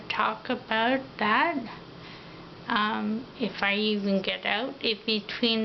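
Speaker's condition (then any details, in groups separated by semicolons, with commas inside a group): Ataxia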